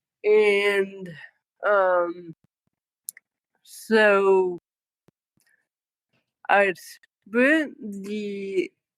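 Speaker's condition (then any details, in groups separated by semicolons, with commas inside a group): Cerebral palsy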